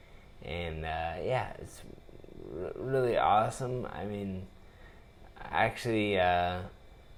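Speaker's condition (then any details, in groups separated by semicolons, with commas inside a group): Traumatic brain injury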